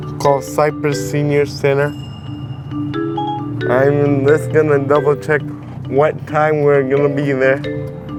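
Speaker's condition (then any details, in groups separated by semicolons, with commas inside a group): Cerebral palsy; needs help with some daily tasks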